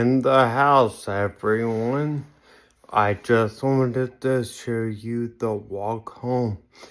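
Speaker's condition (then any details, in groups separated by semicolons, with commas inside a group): Ataxia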